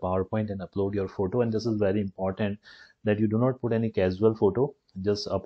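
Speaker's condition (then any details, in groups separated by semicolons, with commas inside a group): No condition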